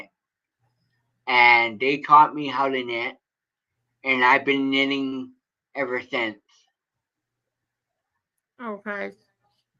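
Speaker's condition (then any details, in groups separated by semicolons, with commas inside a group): Cerebral palsy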